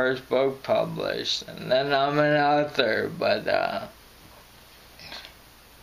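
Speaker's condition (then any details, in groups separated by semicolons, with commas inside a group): Friedreich's ataxia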